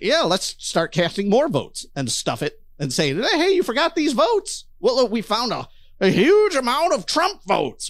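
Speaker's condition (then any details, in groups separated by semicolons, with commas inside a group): No condition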